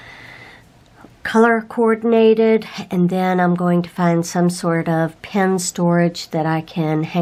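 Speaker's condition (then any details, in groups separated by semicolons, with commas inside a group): No condition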